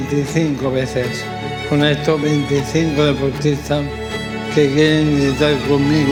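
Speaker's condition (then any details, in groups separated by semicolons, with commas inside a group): Amyotrophic lateral sclerosis; diagnosed over three years ago, cannot swim or cycle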